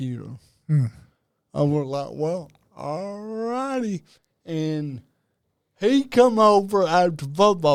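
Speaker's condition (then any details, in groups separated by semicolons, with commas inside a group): Cerebral palsy; diagnosed at about age two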